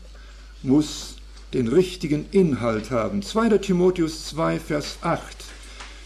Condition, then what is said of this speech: None; typical speech.